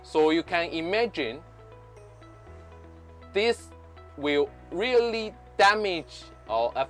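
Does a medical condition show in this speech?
No.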